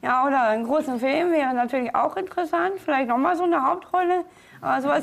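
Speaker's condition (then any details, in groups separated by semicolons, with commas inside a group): Down syndrome; food refusal in childhood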